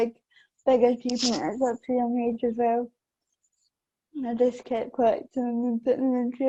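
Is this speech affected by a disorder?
Yes: cerebral palsy; affects balance.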